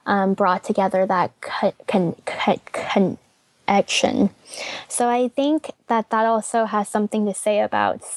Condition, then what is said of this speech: Stuttering. And, you know, you've been stuttering very well today on air, and you can also pass as fluent.